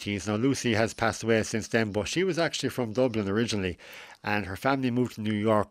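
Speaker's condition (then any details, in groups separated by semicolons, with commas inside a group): Cleft lip and palate; last surgery at 17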